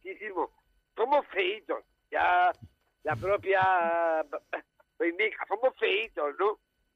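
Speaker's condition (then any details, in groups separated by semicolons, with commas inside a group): Down syndrome; genetic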